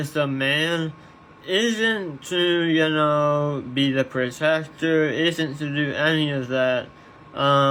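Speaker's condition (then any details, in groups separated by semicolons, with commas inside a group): Tongue cancer surgery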